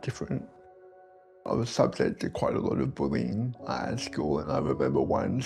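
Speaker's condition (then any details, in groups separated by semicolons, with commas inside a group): Cerebral palsy; birth brain damage, two months premature; diagnosed at about 12 months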